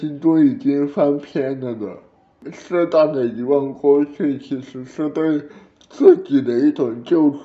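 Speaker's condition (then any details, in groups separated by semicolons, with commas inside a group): Cerebral palsy; earns a living with keyboard and mouse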